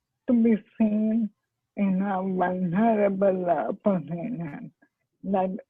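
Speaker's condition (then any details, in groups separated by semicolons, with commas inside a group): ALS; speech impaired, once unintelligible, now comprehensible, poor voice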